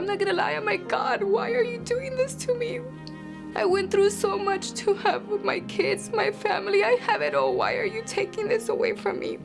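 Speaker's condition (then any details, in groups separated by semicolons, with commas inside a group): No condition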